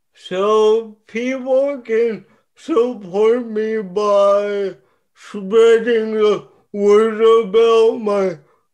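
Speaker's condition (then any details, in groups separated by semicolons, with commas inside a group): Cerebral palsy; ongoing gym workouts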